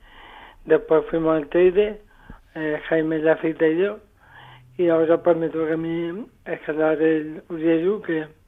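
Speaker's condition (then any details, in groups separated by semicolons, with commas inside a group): Amyotrophic lateral sclerosis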